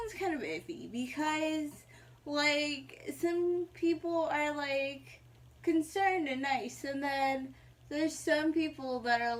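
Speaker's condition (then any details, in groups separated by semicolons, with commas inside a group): Mild cerebral palsy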